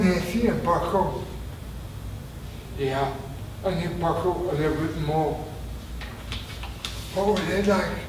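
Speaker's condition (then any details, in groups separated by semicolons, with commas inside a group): Traumatic brain injury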